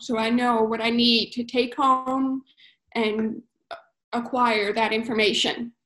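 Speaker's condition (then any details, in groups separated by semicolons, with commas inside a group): Profound deafness, cochlear implant, congenital profound hearing loss; speech developed through one-on-one training by mother, a former language teacher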